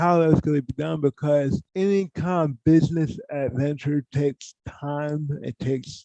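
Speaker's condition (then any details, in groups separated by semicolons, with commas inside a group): Cerebral palsy; from birth, poor hand use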